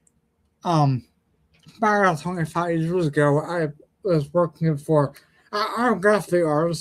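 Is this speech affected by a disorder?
Yes: ataxia; speech impediment.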